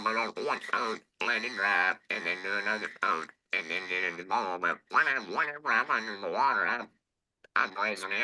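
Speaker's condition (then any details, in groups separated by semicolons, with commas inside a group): Laryngectomy; total laryngectomy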